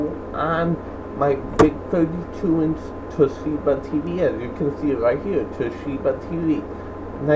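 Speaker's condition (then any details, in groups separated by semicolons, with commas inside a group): Cerebral palsy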